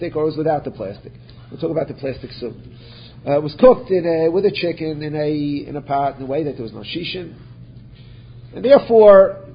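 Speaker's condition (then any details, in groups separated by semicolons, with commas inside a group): No condition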